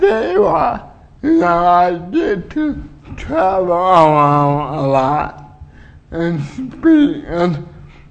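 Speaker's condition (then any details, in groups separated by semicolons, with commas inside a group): Cerebral palsy; uses wheelchair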